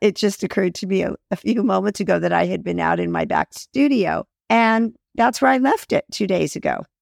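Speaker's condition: No condition

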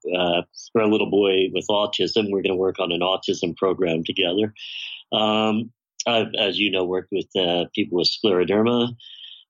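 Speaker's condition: Bilateral cleft lip and palate, severe; voice very distorted in childhood, hardly understandable, huge palate cleft, singing helped develop voice

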